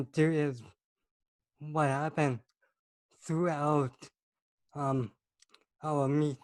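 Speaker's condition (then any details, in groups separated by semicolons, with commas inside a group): Cerebral palsy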